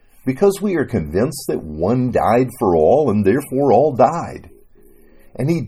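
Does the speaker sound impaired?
No.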